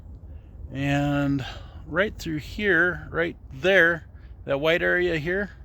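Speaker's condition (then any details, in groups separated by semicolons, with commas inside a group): No condition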